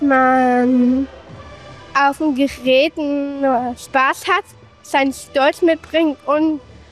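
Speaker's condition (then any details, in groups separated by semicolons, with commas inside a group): Down syndrome; trisomy 21, lacks body tension, compensated by intensive training building muscle; 16 years old, better posture through regular training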